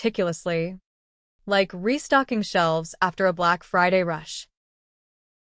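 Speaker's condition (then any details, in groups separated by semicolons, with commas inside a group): No condition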